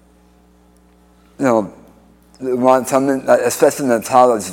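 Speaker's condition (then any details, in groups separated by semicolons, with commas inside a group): Speech impediment after cancer surgery; no speech with tracheostomy after surgery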